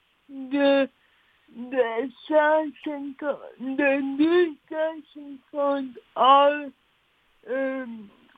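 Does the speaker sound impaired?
Yes: cerebral palsy; speech affected, listeners must pay attention to follow.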